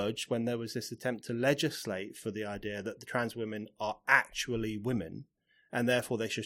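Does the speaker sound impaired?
No.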